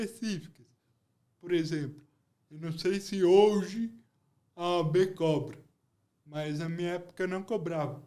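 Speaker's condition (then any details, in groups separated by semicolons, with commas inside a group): Cerebral palsy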